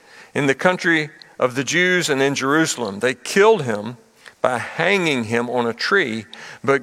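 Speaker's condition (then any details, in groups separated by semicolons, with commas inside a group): No condition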